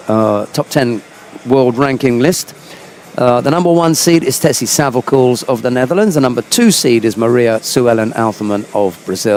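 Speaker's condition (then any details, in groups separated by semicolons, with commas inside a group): No condition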